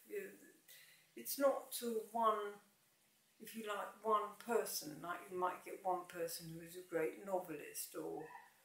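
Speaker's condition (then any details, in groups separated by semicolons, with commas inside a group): MND, mild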